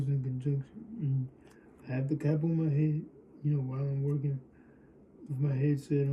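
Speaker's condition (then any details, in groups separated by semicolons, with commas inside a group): Cerebral palsy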